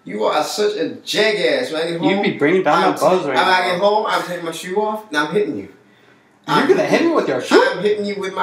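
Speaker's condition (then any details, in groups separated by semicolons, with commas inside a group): No condition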